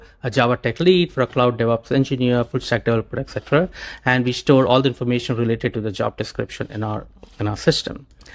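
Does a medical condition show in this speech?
No.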